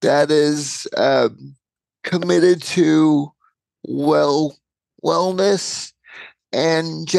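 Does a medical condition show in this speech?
Yes: cerebral palsy.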